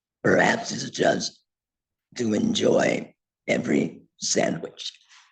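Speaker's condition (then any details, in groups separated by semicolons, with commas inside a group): Laryngectomy; voice prosthesis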